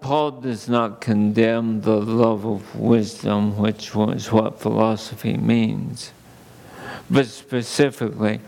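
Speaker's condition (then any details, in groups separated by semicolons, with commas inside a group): ALS; seeing doctors for multiple organic issues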